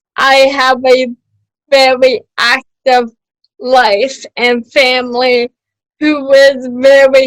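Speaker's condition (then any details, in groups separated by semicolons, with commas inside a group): Cerebral palsy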